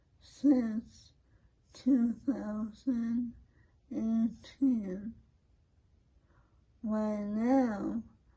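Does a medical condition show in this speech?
Yes: ALS; leg onset, lost mobility; onset almost 8 years ago, no recent progression.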